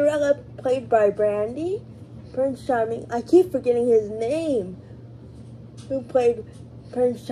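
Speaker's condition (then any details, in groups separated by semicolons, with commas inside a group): Cerebral palsy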